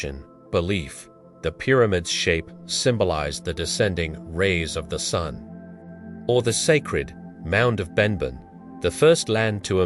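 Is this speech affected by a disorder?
No.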